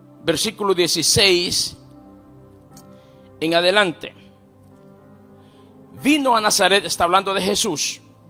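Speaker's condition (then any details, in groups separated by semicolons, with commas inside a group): No condition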